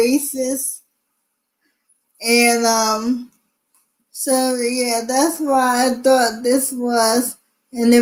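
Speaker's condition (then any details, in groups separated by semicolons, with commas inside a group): Cerebral palsy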